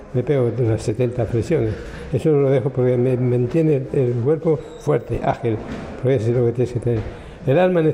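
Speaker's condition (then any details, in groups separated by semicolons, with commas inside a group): Parkinson's disease; onset around turn of century at about age 63, about 19 years since onset, same medications for 19 years; age 82, agile gait, 50 to 100 daily abdominals, drives own car, punching bag at home for Parkinson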